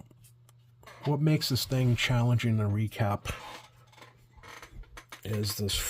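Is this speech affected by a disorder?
No.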